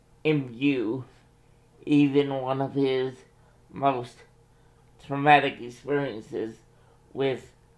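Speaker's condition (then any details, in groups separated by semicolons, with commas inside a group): Cerebral palsy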